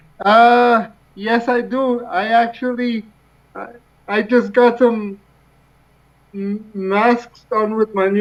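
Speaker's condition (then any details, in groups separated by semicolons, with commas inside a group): Cerebral palsy; from birth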